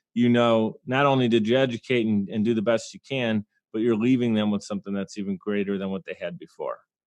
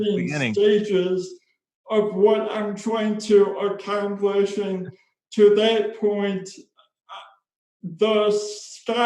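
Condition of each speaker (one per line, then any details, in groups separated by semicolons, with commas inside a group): No condition
Spastic cerebral palsy; diagnosed at age 3, now public speaker; speech impairment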